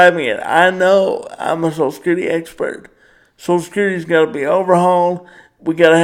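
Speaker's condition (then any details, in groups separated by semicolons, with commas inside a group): Cerebral palsy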